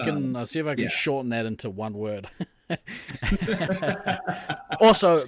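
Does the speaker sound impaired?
No.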